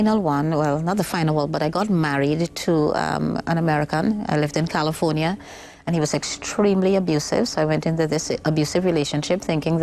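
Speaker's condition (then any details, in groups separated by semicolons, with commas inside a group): No condition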